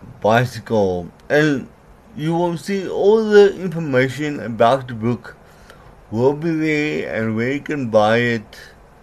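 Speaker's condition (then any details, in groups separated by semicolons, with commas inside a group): Cerebral palsy; sometimes out of breath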